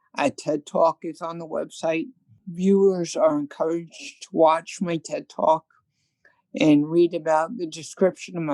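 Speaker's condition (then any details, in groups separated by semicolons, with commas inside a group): Cerebral palsy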